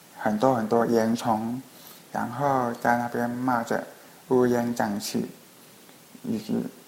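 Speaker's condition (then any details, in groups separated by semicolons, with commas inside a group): Hearing impairment; trouble following fast speech in video meetings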